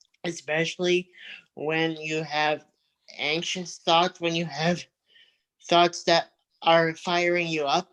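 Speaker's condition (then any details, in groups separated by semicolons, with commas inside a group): Cerebral palsy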